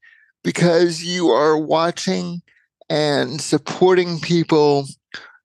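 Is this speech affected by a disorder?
Yes: cerebral palsy.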